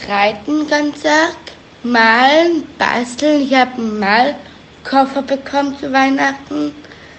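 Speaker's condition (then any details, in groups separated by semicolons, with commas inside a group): Down syndrome; trisomy 21, chromosome 21 present three times, genetic; age 19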